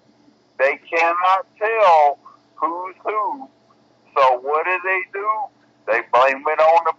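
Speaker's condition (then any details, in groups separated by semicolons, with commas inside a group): Cerebral palsy; bedbound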